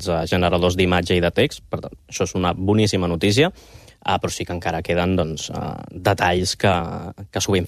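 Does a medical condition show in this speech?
No.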